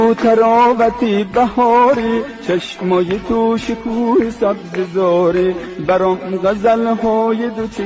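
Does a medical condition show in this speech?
No.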